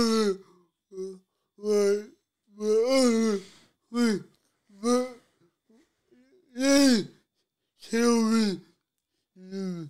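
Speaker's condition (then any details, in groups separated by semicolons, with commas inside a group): Cerebral palsy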